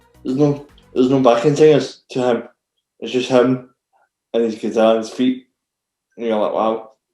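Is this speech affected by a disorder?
Yes: cerebral palsy; very rigid body.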